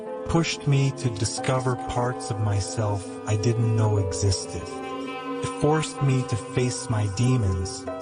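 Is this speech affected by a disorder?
No.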